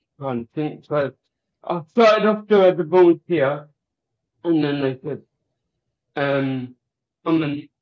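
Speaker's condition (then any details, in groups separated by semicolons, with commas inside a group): Cerebral palsy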